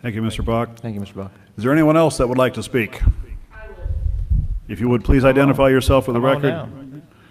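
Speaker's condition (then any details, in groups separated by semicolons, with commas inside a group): No condition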